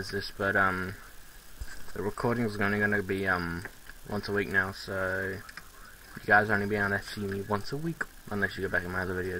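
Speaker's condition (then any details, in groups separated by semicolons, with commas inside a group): No condition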